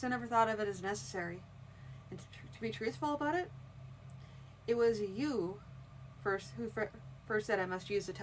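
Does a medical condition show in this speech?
No.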